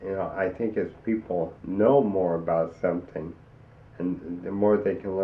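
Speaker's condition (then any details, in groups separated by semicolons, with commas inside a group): ALS; onset in arms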